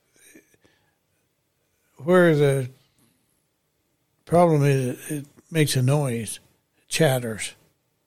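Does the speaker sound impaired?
Yes: Parkinson's disease; thumb-to-arm tremor, Parkinson's medications, Medtronic deep brain stimulation, Dr. Hershauer, two probes, balance affected; disease progressed, severe shaking when batteries off, magnets can switch stimulator off, wireless controller.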